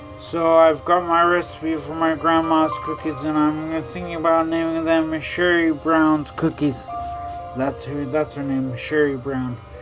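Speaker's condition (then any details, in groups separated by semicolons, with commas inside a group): Traumatic brain injury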